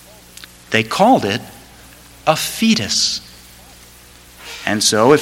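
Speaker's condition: No condition

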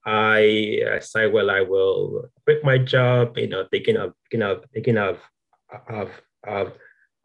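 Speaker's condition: Stuttering; stuttering since childhood, fluency shaping therapy of little benefit, later covert stutterer; ongoing stuttering, sometimes quite bad; blocks, worse with fear, shame and focus on techniques, harder in groups; repeated sounds, repeated words, prolonged sounds

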